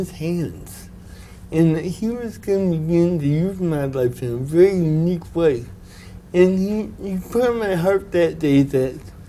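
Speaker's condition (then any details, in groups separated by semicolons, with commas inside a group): Cerebral palsy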